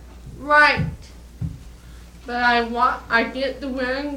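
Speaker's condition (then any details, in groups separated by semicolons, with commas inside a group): Cerebral palsy; slow rising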